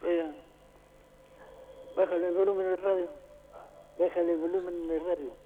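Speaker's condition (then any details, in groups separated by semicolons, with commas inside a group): Parkinson's disease; limited mobility; limited ability to move around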